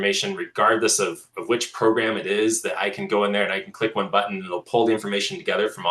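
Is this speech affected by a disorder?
No.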